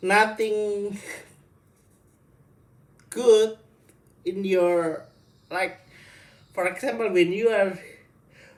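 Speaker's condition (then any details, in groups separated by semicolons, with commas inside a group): Cerebral palsy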